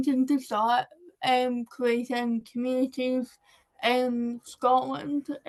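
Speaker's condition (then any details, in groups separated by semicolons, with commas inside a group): Cerebral palsy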